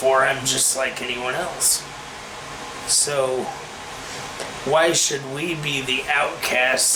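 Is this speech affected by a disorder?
Yes: cerebral palsy; takes medication.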